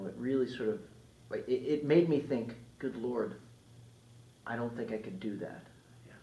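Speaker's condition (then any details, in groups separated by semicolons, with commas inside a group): No condition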